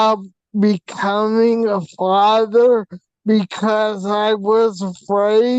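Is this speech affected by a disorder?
Yes: hydrocephalus with shunt failure.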